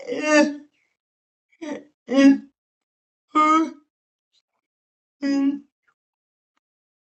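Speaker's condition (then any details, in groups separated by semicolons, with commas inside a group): Cerebral palsy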